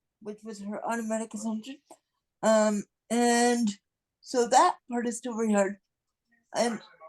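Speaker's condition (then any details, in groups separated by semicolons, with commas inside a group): Cerebral palsy; non-progressive, will not improve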